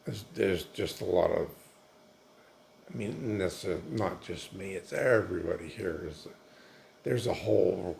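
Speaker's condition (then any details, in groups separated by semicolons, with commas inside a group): Multiple sclerosis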